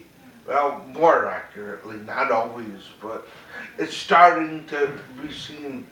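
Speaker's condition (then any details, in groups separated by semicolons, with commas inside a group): Cerebral palsy, mild; mainly affects speech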